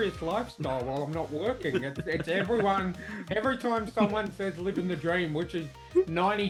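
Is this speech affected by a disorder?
No.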